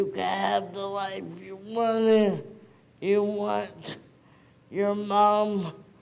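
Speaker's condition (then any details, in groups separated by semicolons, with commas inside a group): Cerebral palsy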